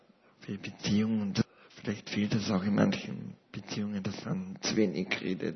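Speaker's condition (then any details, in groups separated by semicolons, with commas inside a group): Paralysis with ventilator dependence; ventilator since 2006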